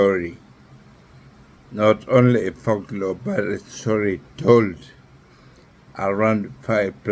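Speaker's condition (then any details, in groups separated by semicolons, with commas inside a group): Neurological disease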